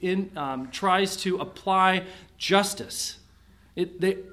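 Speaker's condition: No condition

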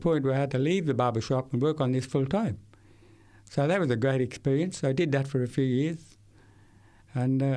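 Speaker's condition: Severe to profound hearing loss; acquired at age 8 from meningitis, Queensland country town, one ear completely destroyed, left ear severe to profound

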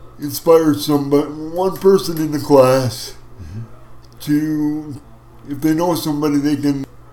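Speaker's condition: Cerebral palsy; wheelchair for mobility

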